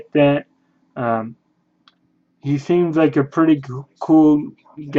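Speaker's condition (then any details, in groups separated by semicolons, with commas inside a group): Cerebral palsy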